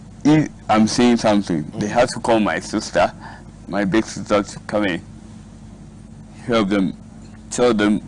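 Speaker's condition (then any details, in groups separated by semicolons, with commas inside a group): Cerebral palsy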